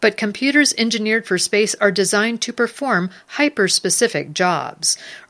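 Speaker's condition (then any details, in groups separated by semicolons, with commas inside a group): No condition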